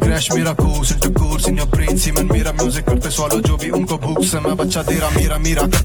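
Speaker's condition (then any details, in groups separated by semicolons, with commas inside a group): No condition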